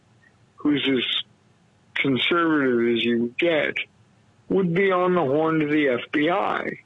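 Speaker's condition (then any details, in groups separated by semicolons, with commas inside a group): Cerebral palsy; month in incubator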